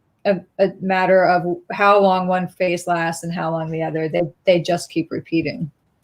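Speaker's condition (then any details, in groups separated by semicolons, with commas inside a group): No condition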